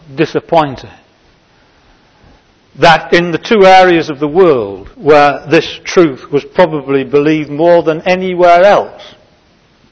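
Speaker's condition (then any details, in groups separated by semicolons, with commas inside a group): No condition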